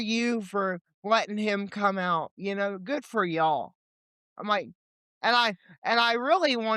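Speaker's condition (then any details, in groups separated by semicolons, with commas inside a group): Cerebral palsy; limited mobility, legs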